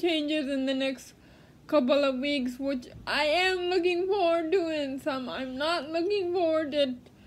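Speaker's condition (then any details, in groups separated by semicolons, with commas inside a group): Cerebral palsy; speech therapy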